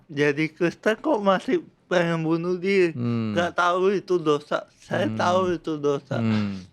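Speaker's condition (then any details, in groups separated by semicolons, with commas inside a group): Cerebral palsy; from birth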